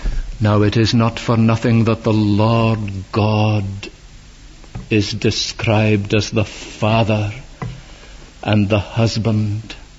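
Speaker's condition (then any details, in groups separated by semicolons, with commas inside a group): No condition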